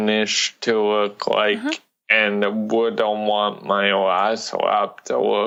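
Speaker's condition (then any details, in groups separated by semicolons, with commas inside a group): Cerebral palsy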